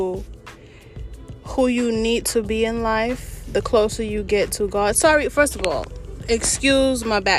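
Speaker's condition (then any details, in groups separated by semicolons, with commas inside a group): No condition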